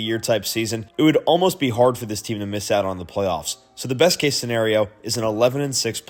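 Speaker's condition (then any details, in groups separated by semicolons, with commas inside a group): No condition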